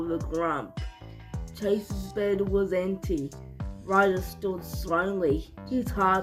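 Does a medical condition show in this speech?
Yes: cerebral palsy.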